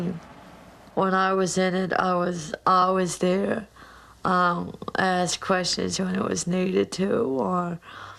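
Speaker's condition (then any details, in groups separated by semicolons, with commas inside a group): Cerebral palsy; mild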